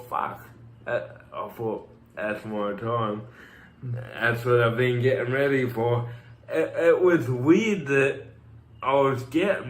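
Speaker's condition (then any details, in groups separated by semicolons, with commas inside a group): Cerebral palsy; from birth, tight muscles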